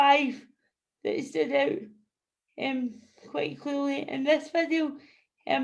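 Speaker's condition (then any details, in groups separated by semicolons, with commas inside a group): Cerebral palsy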